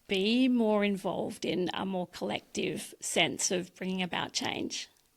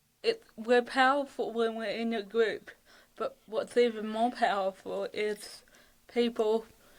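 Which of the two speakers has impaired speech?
The second: cerebral palsy; ataxic, lack of oxygen at birth, arms and legs affected; fatigue.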